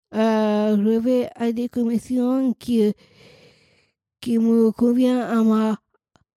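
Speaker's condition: Down syndrome, trisomy 21

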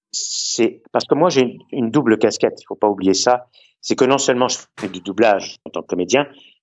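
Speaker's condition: No condition

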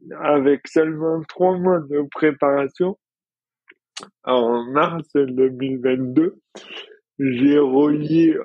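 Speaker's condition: Dystonia; heavier for past 5 years

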